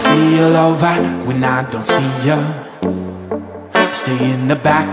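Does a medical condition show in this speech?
No.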